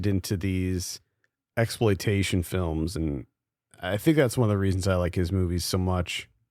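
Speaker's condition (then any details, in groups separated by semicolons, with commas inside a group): No condition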